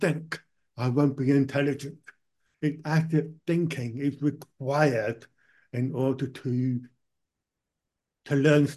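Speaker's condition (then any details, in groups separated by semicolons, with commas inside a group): Profound deafness, born profoundly deaf, cochlear implant; hearing aids let own speech be heard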